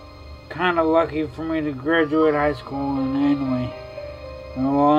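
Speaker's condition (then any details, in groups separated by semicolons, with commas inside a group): Traumatic brain injury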